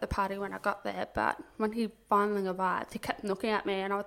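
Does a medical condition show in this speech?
Yes: profound deafness; profound deafness diagnosed at 18 months, cause unexplained, cochlear implant, saw surgeon 10 years ago, basic sign language; hears nothing without implant, removes implant to sleep, relies on lip reading, loud settings overwhelming; speech therapy in childhood, able to talk, oral communicator.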